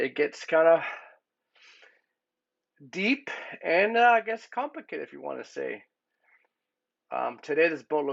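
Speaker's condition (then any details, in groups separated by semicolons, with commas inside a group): No condition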